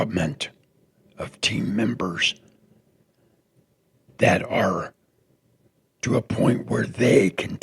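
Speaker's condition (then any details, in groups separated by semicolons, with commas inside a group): Throat cancer; tracheostomy tube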